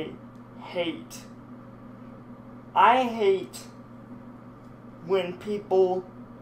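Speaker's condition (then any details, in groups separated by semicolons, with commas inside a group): Cerebral palsy; speech sometimes affected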